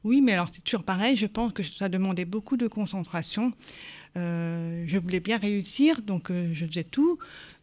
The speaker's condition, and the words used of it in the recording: Deafness. Que je parle bien, je peux tout entendre. Et donc, c'est faux, parce qu'en fait, j'ai beaucoup eu de séances d'orthophonie